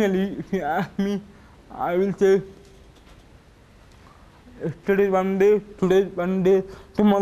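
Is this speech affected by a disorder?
Yes: cerebral palsy.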